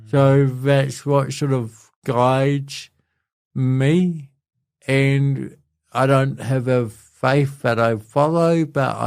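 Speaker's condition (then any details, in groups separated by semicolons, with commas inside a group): Cerebral palsy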